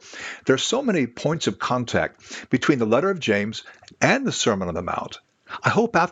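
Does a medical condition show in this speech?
No.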